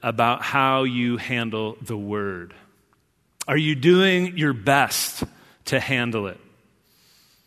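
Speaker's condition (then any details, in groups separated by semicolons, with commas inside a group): No condition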